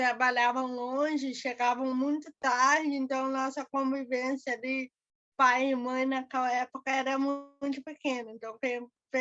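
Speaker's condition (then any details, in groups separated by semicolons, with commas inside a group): Cerebral palsy; birth brain injury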